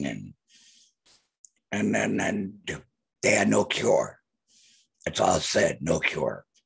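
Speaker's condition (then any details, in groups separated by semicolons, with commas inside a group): Laryngectomy, voice prosthesis; total laryngectomy for laryngeal cancer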